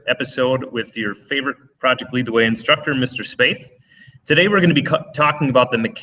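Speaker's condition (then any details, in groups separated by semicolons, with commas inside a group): No condition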